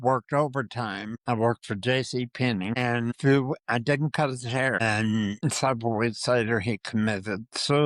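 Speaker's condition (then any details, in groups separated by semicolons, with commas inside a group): Parkinson's disease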